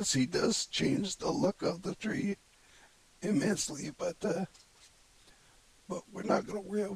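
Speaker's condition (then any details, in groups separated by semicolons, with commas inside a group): Cerebellar ataxia from brain tumour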